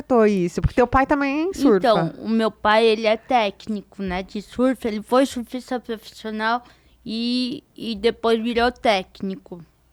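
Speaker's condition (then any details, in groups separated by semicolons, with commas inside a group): Cerebral palsy; diparetic form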